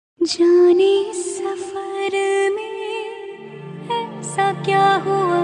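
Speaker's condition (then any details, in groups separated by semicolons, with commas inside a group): No condition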